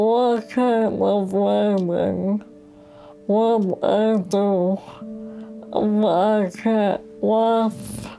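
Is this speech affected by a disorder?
Yes: ALS; progressive, diagnosed at age 29, motorized wheelchair, almost fully paralyzed, can no longer type after fall; harder to understand, slow sentence production, mute when hurt, losing voice.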